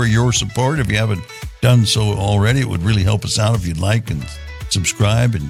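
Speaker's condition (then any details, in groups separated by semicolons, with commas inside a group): No condition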